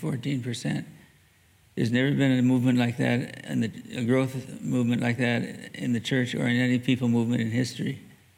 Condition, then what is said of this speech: Parkinson's disease. There's another symptom is my voice.